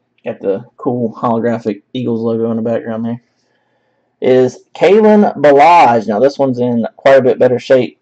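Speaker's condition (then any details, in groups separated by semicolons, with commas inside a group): No condition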